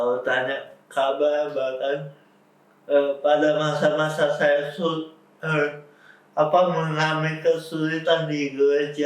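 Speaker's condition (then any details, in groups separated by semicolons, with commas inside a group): Cerebral palsy; cerebral palsy from birth, birth complications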